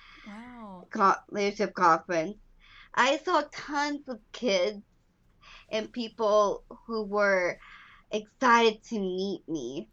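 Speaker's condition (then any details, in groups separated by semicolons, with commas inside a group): Down syndrome; lifelong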